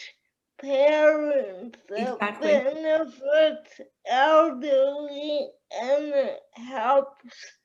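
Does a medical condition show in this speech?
Yes: cerebral palsy; powerchair user.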